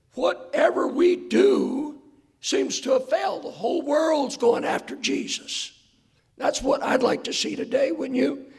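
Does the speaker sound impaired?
Yes: hoarseness after vocal cord surgery; earlier doctor attributed voice problem to aging, sought second opinion; hard for listeners to hear, not smooth.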